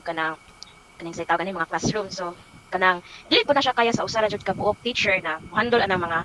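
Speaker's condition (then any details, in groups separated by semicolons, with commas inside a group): No condition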